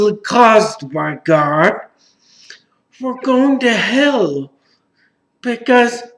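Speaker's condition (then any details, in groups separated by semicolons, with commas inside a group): Traumatic brain injury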